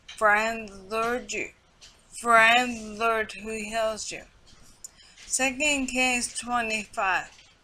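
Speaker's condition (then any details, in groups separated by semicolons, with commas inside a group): Multiple sclerosis; speech affected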